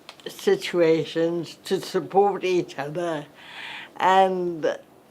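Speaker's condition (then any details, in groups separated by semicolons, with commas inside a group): Cerebral palsy; lifelong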